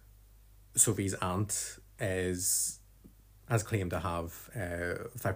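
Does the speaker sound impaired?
Yes: stammer; avoids saying long French surname because of stammer, calls victim by first name instead; here repeated words, prolonged sounds.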